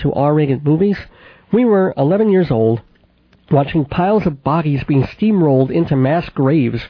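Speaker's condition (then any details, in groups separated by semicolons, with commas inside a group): Cleft palate with lisp, cleft lip and palate, mild; mild residual lisp, sibilant s, voice not especially nasal, childhood consonants formed via sinuses, back of throat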